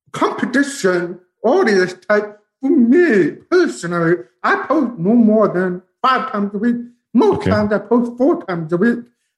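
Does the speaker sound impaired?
Yes: profound deafness, bilateral, from spinal meningitis.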